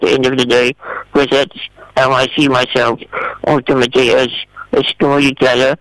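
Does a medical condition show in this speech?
Yes: spinal muscular atrophy type 2.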